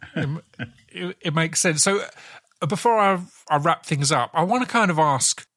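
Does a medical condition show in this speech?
Yes: stammer; stammer since childhood, attributed to almost dying as a child; stammer still present; here repeated sounds, repeated words.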